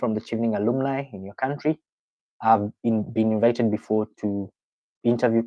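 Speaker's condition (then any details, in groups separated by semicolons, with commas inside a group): No condition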